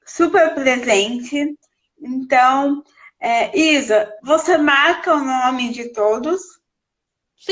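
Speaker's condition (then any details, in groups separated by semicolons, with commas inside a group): Cerebral palsy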